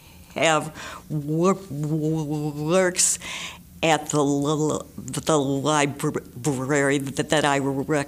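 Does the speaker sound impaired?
Yes: stutter; stutter persisting despite much of life trying to stop, described as incurable; severe stutter, stutters a lot; struggles to speak; here repeated sounds, prolonged sounds.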